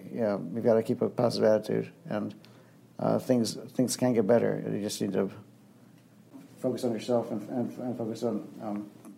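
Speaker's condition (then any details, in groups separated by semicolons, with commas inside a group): Young onset Parkinson's disease; frequent word and phrase repetitions, many fillers, restarted phrases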